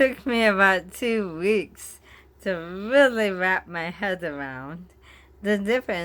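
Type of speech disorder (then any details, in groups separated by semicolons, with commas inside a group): Bulbar dysarthria; bulbar-onset ALS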